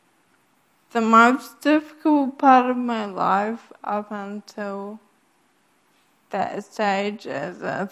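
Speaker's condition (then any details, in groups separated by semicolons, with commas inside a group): Friedreich's ataxia; progressive, kept getting worse, many things can no longer do, life-limiting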